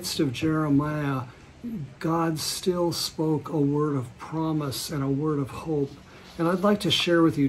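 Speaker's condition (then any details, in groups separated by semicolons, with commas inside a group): No condition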